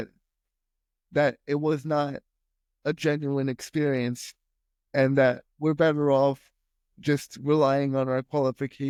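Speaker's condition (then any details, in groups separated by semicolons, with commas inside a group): Spastic quadriplegic cerebral palsy; spastic quadriplegic, very tight limbs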